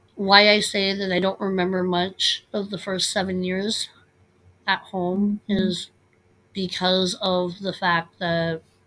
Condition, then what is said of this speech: Cleft palate. And as you're hearing me now talk, you can probably hear me breathe more than my words.